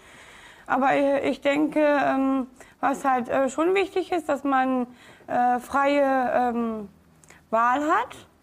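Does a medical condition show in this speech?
Yes: Down syndrome; food refusal in childhood.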